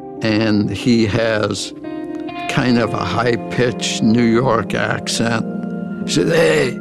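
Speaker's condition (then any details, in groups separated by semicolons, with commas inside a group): ALS; initial prognosis 2 to 5 years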